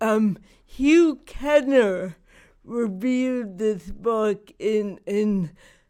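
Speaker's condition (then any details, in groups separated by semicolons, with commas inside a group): Cerebral palsy; not degenerative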